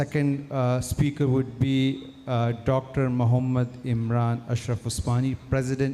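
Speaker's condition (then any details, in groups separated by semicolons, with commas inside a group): No condition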